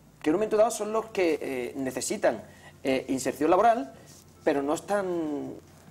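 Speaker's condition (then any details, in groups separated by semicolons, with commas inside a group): No condition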